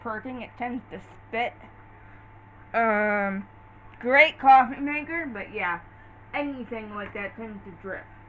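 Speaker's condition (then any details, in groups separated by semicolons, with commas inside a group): Cerebral palsy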